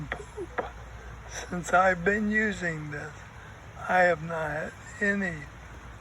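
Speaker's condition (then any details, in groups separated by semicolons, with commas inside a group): ALS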